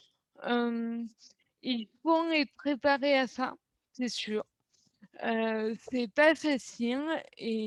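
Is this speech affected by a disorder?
Yes: cerebral palsy.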